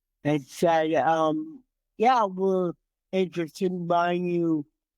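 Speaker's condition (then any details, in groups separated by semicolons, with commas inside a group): Cerebral palsy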